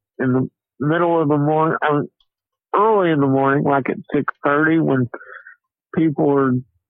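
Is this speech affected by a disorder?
Yes: cerebral palsy; diagnosed a few days after birth, low birth weight of 3 lb 11¾ oz.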